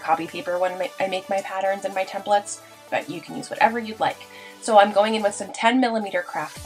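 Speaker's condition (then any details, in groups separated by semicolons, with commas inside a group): No condition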